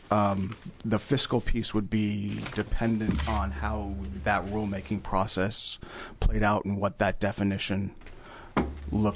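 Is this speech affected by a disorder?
No.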